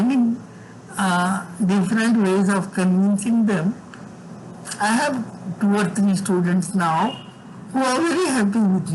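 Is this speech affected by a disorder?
Yes: severe cerebral palsy.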